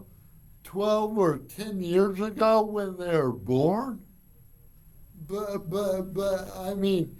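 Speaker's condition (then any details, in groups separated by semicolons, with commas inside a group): Cerebral palsy; from birth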